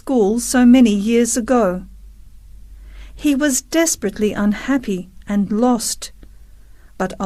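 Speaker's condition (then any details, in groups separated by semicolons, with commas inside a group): No condition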